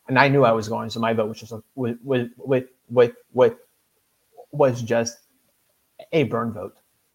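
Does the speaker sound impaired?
Yes: stuttering; person who stutters; quite a few stuttering moments expected throughout conversation, part of how speech sometimes goes; here repeated sounds, prolonged sounds.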